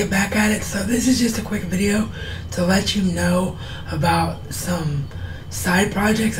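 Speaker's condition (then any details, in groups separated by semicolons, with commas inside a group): Cerebral palsy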